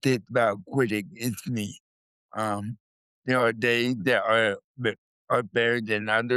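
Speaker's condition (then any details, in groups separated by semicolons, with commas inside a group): Cerebral palsy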